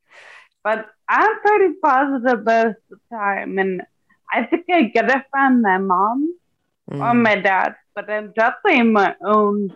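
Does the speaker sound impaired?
Yes: ataxia; stroke during benign brainstem tumor surgery at 26, right side numb, wheelchair one year; 5 years since onset, still shakes but much less, movement training for neuroplasticity, rock climbing; had speech, physical and occupational therapy.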